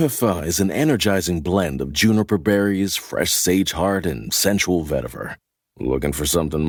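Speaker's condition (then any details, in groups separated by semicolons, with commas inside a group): No condition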